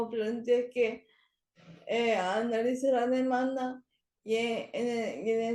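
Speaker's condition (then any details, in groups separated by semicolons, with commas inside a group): Cerebral palsy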